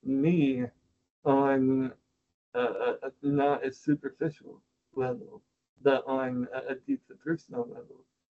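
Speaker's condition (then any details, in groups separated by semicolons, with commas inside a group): Spinal muscular atrophy, type 2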